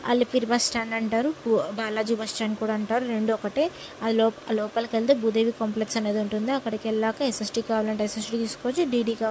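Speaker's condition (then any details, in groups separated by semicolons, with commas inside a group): No condition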